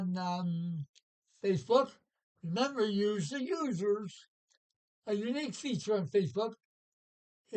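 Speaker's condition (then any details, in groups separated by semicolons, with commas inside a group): Parkinson's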